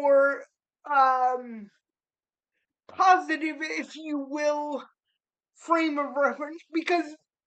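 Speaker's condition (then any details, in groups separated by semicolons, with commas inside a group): Cerebral palsy; spastic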